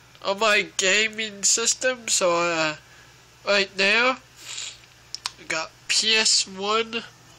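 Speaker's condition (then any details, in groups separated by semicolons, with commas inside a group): Cerebral palsy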